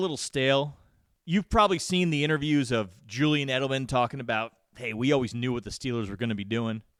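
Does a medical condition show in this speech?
No.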